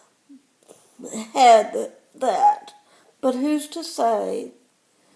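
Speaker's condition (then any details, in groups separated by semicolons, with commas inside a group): Cerebral palsy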